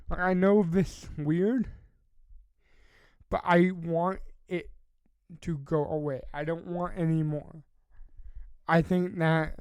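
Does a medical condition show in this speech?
Yes: cerebral palsy.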